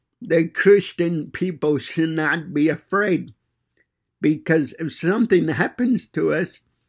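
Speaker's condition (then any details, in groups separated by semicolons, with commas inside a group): Cerebral palsy; fine motor impairment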